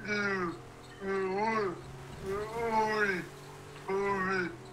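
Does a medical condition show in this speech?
Yes: cerebral palsy.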